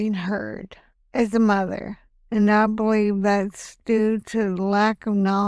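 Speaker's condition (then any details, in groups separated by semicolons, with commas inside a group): Hemiplegic cerebral palsy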